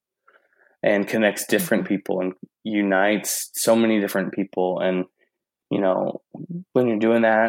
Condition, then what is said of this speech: Stuttering. I have a stutter. And so, you know, I've got good days and bad days.